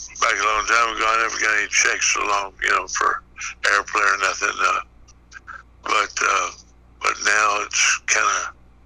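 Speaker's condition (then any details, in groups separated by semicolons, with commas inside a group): Parkinson's; brain surgery; diagnosed about a year ago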